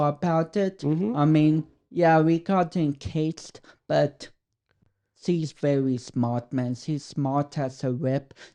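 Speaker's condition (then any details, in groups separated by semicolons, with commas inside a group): Cerebral palsy; affects speech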